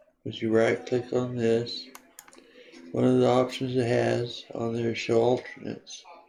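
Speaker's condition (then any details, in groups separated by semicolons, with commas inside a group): Parkinson's disease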